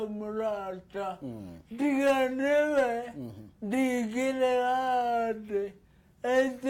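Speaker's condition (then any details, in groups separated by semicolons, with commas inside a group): Cerebral palsy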